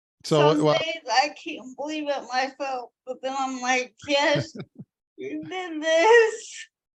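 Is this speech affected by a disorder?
Yes: cerebral palsy; from birth, 42 surgeries.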